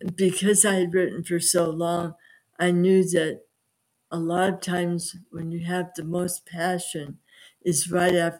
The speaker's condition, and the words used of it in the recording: Aphasia. You're on this show and you sound fine.